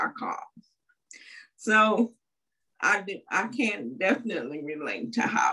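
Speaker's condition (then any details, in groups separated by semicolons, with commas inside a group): Cerebral palsy; uses wheelchair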